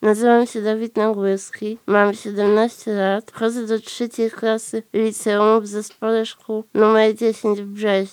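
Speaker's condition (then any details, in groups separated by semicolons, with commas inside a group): Spinal muscular atrophy; type 1, genetic, wheelchair user, curvatures deforming body, cannot propel wheelchair by hand; age 17, progressing, cannot sit long in wheelchair, mostly lying, camp bed in class, home hospice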